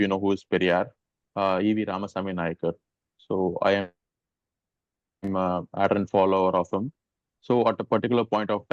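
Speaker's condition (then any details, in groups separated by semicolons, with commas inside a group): No condition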